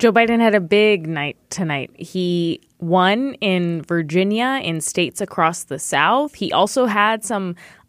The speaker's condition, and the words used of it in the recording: No condition.